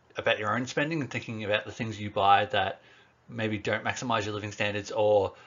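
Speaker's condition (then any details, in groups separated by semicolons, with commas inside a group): No condition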